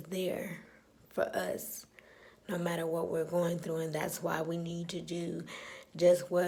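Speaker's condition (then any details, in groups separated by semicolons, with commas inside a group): Spastic cerebral palsy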